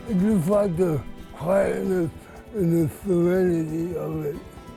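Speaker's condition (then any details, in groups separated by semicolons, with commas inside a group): Cerebral palsy; worsening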